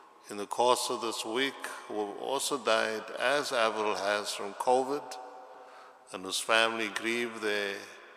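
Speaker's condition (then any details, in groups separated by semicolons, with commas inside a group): No condition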